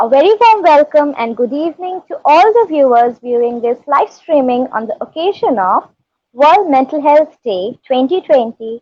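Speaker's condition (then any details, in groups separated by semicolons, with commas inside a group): No condition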